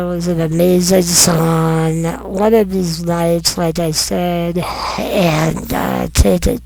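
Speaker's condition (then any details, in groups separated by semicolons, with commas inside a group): Non-progressive muscular dystrophy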